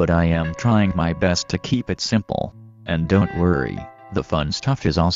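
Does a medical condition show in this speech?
No.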